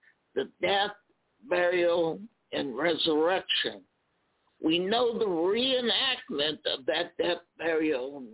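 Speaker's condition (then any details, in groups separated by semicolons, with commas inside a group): Spasmodic dysphonia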